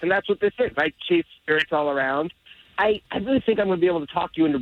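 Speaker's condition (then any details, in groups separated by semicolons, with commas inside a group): No condition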